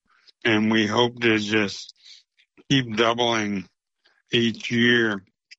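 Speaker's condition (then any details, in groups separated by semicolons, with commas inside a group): ALS; slower progression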